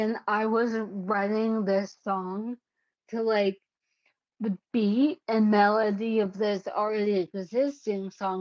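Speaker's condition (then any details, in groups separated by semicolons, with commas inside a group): Cerebellar ataxia; caused by brain bleed, unsteady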